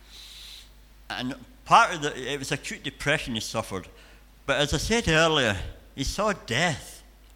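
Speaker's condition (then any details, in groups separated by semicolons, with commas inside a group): Cleft palate and cleft lip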